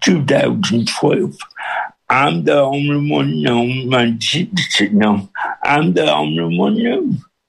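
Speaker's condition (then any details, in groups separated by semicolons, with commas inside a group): Cerebral palsy with speech impediment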